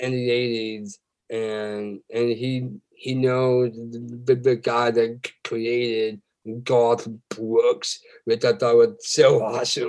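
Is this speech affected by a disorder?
Yes: Down syndrome.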